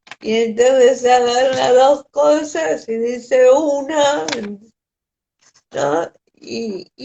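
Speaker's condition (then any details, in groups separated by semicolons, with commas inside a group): Cerebral palsy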